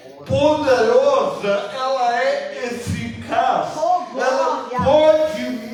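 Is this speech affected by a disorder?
Yes: cerebral palsy; no speech as child.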